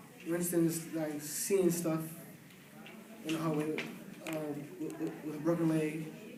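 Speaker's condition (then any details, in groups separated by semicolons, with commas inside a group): No condition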